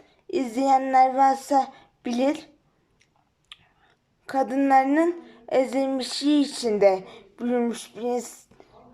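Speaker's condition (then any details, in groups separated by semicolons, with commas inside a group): Cerebral palsy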